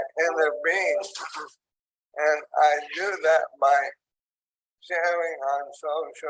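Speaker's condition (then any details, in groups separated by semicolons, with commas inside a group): ALS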